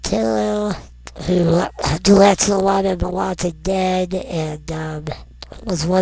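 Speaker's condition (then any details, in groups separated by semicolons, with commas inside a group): Non-progressive muscular dystrophy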